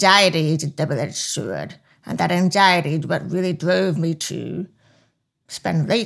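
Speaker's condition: Profound hearing loss; profound hearing loss since childhood, hearing aids worn since childhood; deaf accent, speech sounds like a perpetual cold, listeners may need repetition to understand

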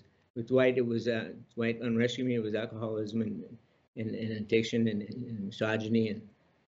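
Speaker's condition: Parkinson's disease; about 30 years since diagnosis, on Parkinson's medication, problems walking

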